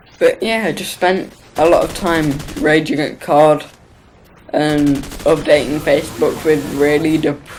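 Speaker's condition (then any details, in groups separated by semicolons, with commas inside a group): Cerebral palsy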